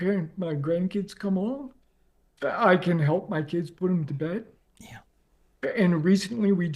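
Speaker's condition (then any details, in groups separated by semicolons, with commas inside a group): ALS; progressive, onset leg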